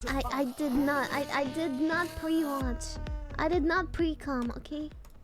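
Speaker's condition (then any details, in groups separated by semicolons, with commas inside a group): No condition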